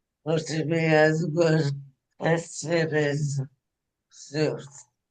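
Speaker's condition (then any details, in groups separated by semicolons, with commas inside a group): ALS; diagnosed after 10 months of tests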